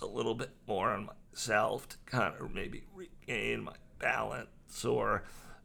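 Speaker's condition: Voice disorder; acquired voice disorder

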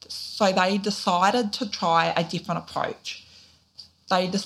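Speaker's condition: Deafness, profound; born deaf

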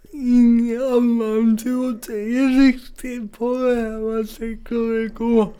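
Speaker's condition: Cerebral palsy; mainly affects speech and balance

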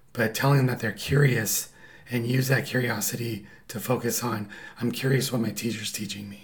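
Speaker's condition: Paralyzed vocal cord; voice sounds different because of paralyzed vocal cord

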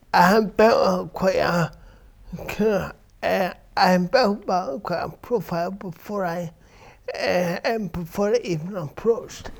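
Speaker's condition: Cerebral palsy; from birth; affects verbal speech

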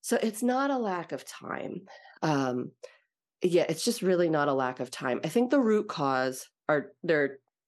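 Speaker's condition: No condition

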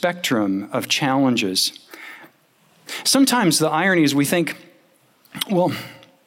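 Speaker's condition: No condition

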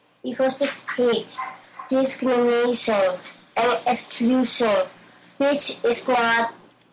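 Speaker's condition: Down syndrome; some speech difficulties due to the condition

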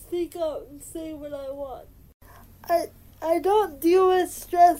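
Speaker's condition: Spastic cerebral palsy; uses cannabis for spasticity and pain, spasticity causes pain

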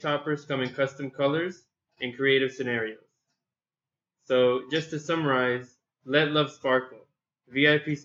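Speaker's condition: No condition

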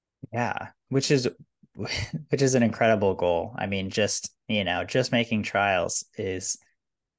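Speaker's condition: No condition

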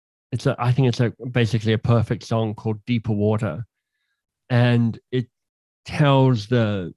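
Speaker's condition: Cleft lip and palate; slight speech impediment persists, audible in voice

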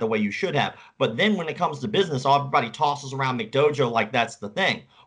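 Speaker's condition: Cleft palate; many surgeries before age 16

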